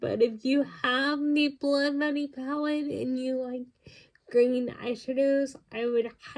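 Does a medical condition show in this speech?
Yes: cerebral palsy; congenital.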